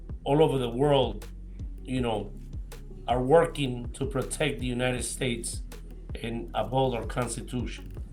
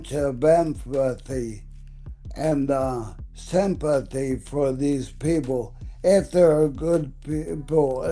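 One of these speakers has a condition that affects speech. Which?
The second: ALS.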